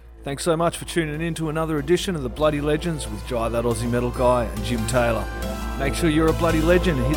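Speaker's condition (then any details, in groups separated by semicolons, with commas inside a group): No condition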